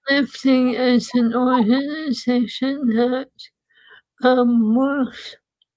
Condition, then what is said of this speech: ALS (motor neuron disease). And one thing I found was, you know, my voice has obviously changed.